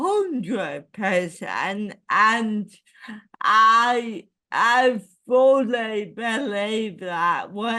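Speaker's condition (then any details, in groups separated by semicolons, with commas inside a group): Cerebral palsy; ataxic type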